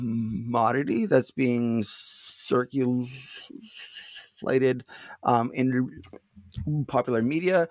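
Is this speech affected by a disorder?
Yes: stuttering; not stuttering much currently; here prolonged sounds, blocks.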